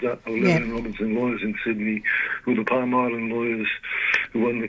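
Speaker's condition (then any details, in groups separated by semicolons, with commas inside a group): Parkinson's disease; can't do much more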